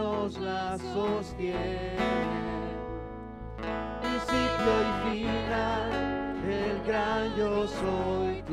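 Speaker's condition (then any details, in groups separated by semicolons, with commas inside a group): No condition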